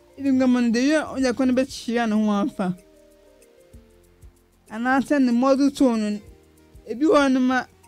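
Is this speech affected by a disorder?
Yes: cerebral palsy; acquired, not from birth.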